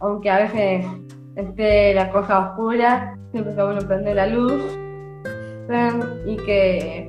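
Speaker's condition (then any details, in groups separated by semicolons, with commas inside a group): Down syndrome; from birth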